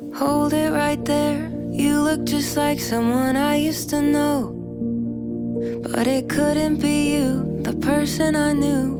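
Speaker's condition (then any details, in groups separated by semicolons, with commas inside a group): No condition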